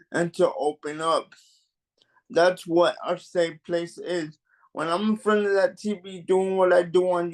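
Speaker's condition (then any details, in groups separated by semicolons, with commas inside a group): Cerebral palsy; mild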